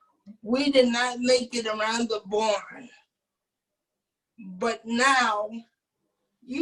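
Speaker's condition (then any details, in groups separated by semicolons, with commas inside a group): Cerebral palsy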